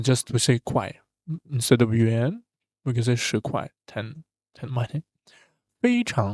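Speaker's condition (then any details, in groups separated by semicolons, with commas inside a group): No condition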